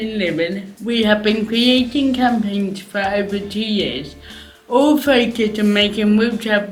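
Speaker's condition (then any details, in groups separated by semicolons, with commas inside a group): Cerebral palsy; arm tremors; speech affected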